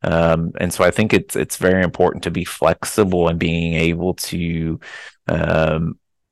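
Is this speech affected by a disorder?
No.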